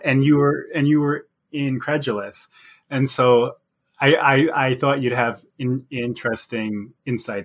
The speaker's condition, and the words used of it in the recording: Stuttering. I feel I used to stutter much more severely than I do now.